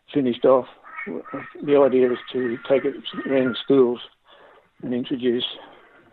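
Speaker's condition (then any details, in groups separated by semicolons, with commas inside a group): Parkinson's disease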